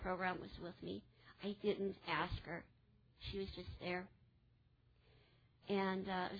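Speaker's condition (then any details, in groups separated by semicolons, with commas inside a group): Cleft palate; congenital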